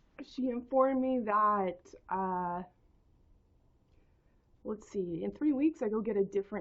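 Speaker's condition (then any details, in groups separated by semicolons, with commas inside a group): No condition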